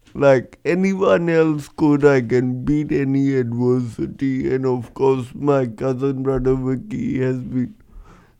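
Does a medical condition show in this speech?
Yes: cerebral palsy; congenital, breech vaginal birth instead of recommended c-section, head stuck 90 seconds, oxygen loss; age 25, walks, others ask if drunk, three years on Singapore cerebral palsy football team; could not speak properly as child, now speaks publicly as motivational speaker.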